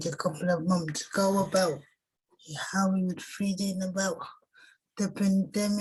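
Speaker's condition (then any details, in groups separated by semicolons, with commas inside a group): Cerebral palsy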